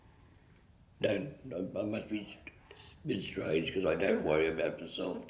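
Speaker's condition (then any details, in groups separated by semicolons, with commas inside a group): Throat cancer; located in throat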